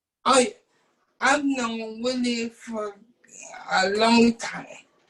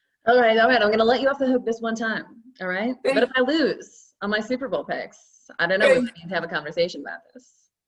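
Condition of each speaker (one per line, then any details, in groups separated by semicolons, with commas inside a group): Cerebral palsy
No condition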